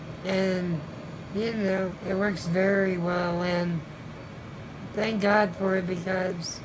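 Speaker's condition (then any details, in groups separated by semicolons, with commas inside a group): Spinal muscular atrophy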